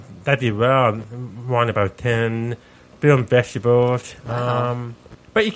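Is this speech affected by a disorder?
Yes: profound deafness, deaf accent; born profoundly deaf, 95 db loss both ears, cause unknown, sensorineural, cochlear implant, earlier hearing aids; hears through cochlear implant on side of head, hearing aids gave about 10% of current hearing; sounds different, listeners ask where accent is from, parents taught speech.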